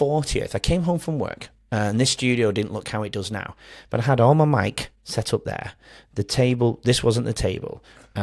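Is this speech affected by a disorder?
No.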